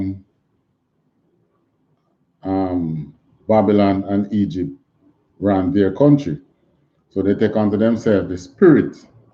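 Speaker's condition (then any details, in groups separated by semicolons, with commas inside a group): No condition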